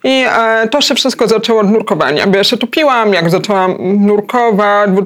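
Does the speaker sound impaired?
Yes: hard of hearing, cochlear implant.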